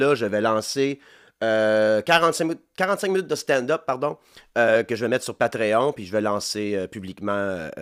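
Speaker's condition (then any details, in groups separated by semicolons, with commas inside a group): No condition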